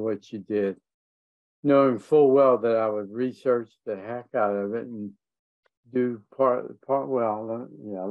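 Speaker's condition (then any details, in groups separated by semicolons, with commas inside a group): Parkinson's disease; deep brain stimulation implant; DBS over 6 years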